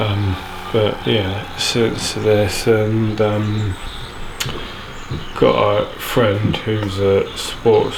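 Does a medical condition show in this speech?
Yes: motor neurone disease; diagnosed about six months ago, uses breathing apparatus.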